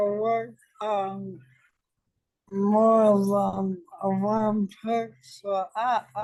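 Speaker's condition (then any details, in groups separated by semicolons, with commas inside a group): ALS; diagnosed almost five years ago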